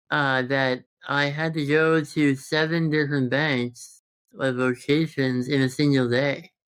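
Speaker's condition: Congenital muscular dystrophy; present since birth

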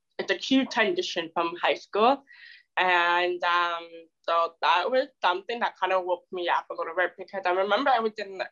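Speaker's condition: Deafness; wears hearing aid, relies on lip reading face to face, cannot hear in noise; speaks well, spoken speech surprises others

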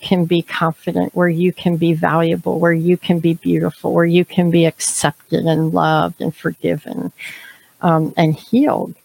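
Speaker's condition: Cleft palate, severe; experimental plastic surgery

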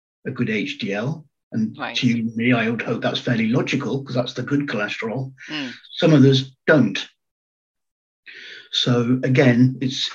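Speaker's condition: No condition

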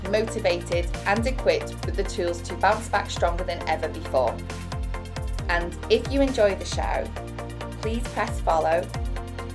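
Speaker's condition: No condition

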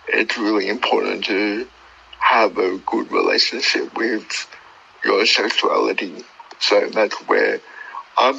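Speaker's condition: Cerebral palsy; wheelchair user

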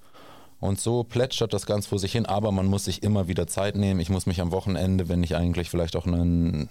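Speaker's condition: No condition

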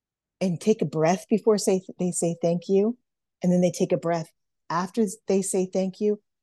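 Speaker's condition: No condition

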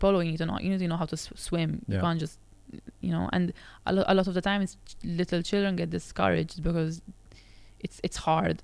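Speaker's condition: Stammer; onset age 3, psychological per speaker, speech therapy in childhood and from 15, Joseph Ajus public speaking course; largely overcome in English, still more obvious in Italian after 3 years speaking it; used to be slower, getting stuck, worse when nervous, insecure or listener impatient; repeated sounds, prolonged sounds

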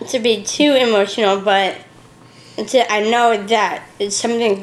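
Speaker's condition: Down syndrome; age 34

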